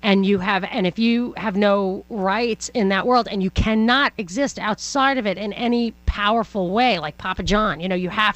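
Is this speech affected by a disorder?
No.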